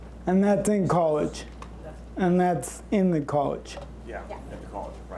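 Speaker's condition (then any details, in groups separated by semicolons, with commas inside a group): Cerebral palsy; since birth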